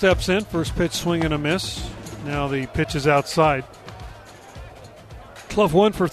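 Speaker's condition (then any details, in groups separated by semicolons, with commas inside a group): No condition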